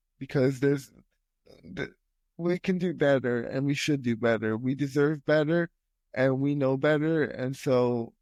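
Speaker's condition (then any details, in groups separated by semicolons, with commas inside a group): Spastic quadriplegic cerebral palsy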